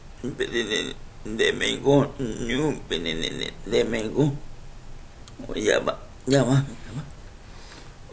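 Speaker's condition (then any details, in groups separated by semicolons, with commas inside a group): Cerebral palsy; speech affected by condition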